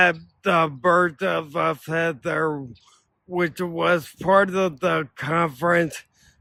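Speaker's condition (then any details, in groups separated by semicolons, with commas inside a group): Acquired and hereditary ataxia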